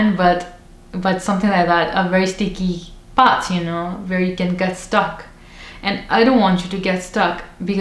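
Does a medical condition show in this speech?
No.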